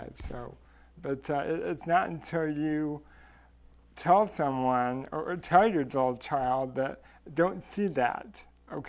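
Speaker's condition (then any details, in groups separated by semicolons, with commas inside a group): Cerebral palsy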